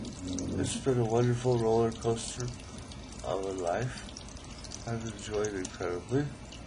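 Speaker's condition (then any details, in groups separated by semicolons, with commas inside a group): ALS; end stage, hours before death, previously ventilated, refuses tracheostomy; still able to talk, articulate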